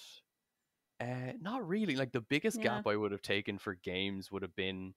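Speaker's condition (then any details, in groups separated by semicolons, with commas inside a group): No condition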